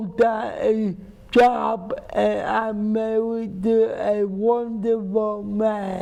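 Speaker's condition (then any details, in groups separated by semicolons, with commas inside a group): Cerebral palsy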